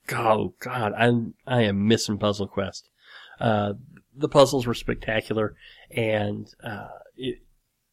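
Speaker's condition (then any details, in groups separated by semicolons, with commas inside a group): Cleft lip and palate; nose still slightly crooked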